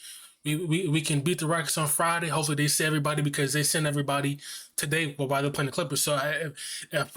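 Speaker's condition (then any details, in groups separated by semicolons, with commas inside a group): No condition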